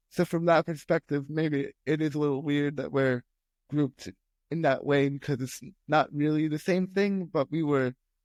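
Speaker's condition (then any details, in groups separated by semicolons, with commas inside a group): Spastic quadriplegic cerebral palsy; speech impairment from brain injury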